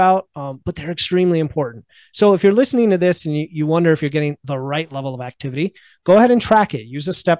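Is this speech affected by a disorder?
No.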